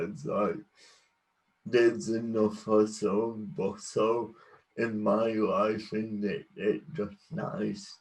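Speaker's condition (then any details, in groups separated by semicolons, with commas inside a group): Cerebral palsy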